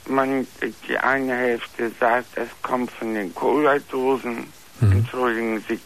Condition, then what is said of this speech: Oral cancer. Daher sprichst du auch etwas anders als gesunde Menschen?